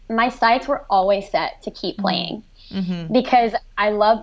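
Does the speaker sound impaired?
Yes: cleft lip and palate, severe; after stroke unable to speak, text or write, speech pathologist and cognitive therapy, hindered about a year.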